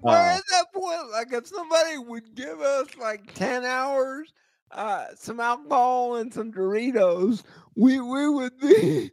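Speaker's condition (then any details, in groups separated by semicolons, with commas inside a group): Cerebral palsy; voice always shot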